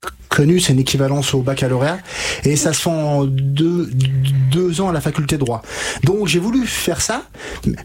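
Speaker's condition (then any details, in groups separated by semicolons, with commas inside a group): Stuttering; onset age 5-6, severe until 20, no childhood therapy, stuttering therapist Catherine Daubier in Nancy from age 20-22; age 33, about 27-28 years since onset, several years of speech therapy done, fluency techniques learned; blocks and repetitions, formerly blocked in every sentence, once could not read aloud, formerly signed with fingers; repeated sounds, prolonged sounds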